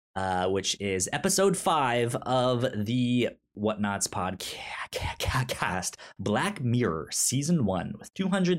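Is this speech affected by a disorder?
Yes: stutter; stutter since childhood, cause unknown, explained as brain moving faster than mouth, speech therapy in elementary school; stutter when talking; here repeated sounds, blocks.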